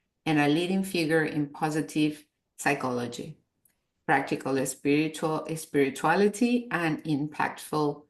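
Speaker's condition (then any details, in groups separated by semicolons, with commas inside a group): No condition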